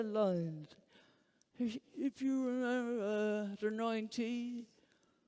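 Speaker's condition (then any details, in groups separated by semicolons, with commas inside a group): Huntington's disease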